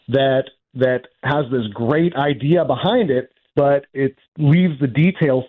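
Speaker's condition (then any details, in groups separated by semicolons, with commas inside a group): No condition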